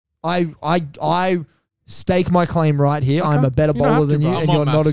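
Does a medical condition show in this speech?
No.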